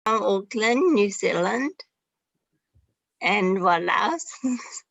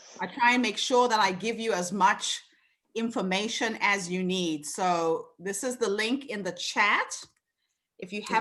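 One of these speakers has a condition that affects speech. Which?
The first: traumatic brain injury; caused by car crash; after car crash.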